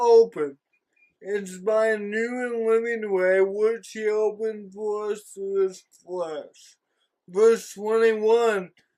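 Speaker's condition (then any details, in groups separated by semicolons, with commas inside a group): Cerebral palsy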